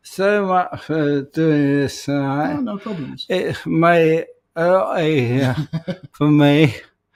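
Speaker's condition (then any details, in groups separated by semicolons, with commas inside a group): ALS; speech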